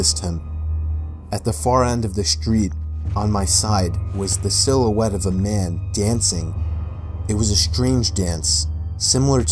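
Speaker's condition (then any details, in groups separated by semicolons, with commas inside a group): No condition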